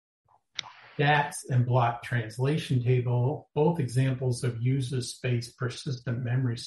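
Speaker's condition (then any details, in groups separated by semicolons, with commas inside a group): No condition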